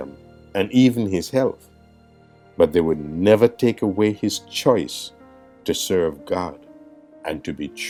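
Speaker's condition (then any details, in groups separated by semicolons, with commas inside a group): No condition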